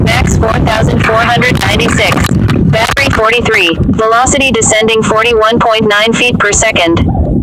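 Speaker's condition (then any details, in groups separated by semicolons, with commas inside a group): No condition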